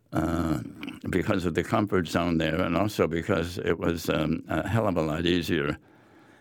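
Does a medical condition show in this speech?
Yes: head and neck cancer; large inoperable base-of-tongue tumor in 80s, biopsy by dr. Yarbrough at Yale, clinical trial chemoradiation; before diagnosis, tongue moved awkwardly, swallowing problems and coughing, barium swallow at Norwalk Hospital.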